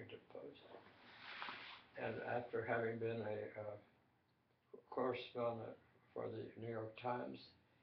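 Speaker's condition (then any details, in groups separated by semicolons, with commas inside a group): Tongue cancer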